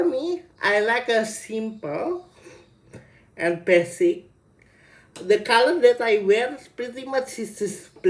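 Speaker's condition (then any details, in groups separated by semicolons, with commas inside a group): Cerebral palsy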